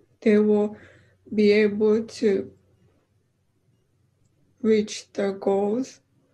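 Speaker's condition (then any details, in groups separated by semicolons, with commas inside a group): Cerebral palsy; childhood physical therapy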